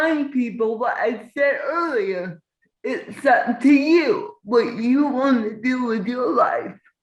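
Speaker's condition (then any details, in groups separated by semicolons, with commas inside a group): Cerebral palsy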